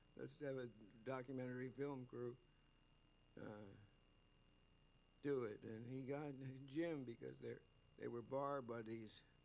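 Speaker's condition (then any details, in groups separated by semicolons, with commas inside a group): Parkinson's disease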